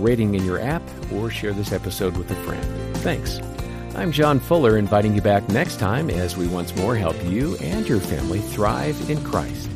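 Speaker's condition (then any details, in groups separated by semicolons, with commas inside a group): No condition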